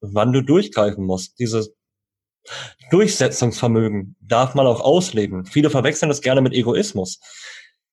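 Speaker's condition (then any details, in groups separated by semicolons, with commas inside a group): Cleft lip and palate; congenital cleft lip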